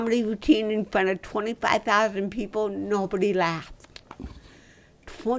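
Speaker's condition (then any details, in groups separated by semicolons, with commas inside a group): Dystonia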